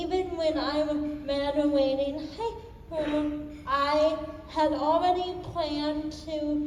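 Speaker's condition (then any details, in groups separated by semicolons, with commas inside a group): Cerebral palsy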